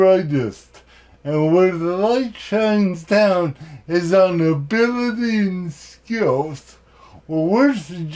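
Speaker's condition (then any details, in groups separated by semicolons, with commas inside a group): Cerebral palsy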